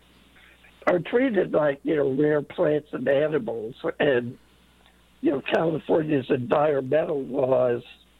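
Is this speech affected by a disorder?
Yes: late-onset Pompe disease; infusion treatment, over 250 infusions, service dog Coppola from Canine Companions, physical activity limited.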